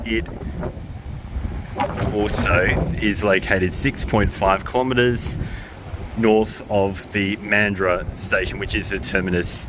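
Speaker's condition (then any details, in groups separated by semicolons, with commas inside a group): No condition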